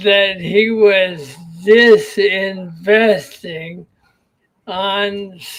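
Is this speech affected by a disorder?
Yes: ALS.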